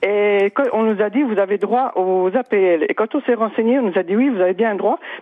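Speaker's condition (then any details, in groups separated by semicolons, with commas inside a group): No condition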